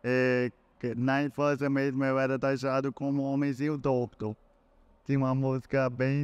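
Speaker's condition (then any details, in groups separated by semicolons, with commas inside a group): Cerebral palsy; relearned talking after onset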